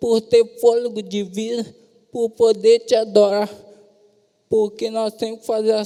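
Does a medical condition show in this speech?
Yes: traumatic brain injury, severe; regained sounds after predicted inability to speak.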